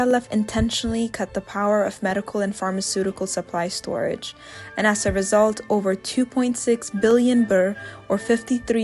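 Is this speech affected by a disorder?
No.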